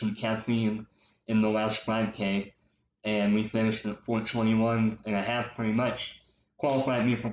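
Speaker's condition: Cleft lip and palate, popliteal pterygium syndrome; congenital

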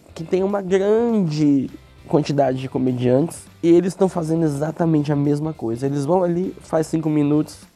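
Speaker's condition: Cleft lip; two surgeries in first six months of life

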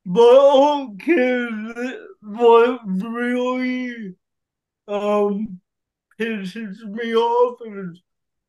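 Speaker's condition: Cerebral palsy; works out lower and upper body at local gym

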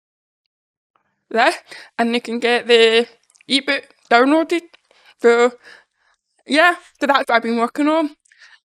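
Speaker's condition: Deafness; congenital deafness, born deaf

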